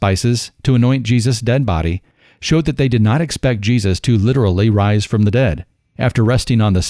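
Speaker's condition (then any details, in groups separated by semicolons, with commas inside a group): No condition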